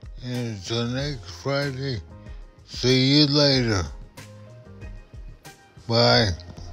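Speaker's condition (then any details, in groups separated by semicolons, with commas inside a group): Multiple sclerosis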